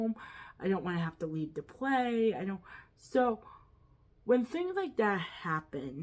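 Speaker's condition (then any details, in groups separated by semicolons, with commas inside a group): Quadriplegic cerebral palsy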